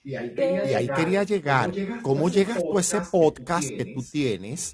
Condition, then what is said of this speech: None; typical speech.